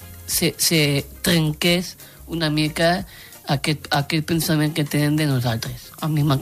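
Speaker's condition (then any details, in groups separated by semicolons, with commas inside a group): Down syndrome; three copies of chromosome 21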